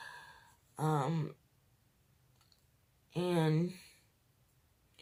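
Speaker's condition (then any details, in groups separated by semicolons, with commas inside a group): Cerebral palsy, triplegia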